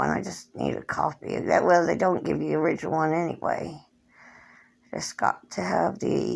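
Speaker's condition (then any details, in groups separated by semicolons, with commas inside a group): Cerebral palsy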